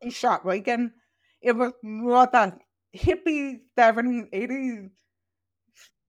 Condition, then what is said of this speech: Deafness. I knew I had an accent that hailed from nowhere accessible